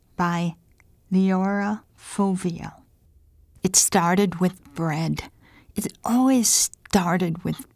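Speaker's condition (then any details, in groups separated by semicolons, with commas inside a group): No condition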